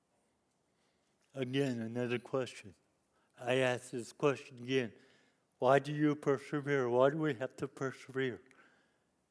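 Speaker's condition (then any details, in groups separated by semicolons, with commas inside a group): Cerebral palsy; lifelong disability since youth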